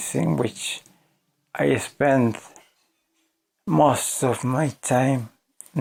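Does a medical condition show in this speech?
Yes: ALS; voice severely damaged, hard to understand.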